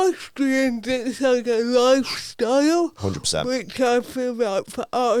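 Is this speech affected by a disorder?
Yes: cerebral palsy; affects speech.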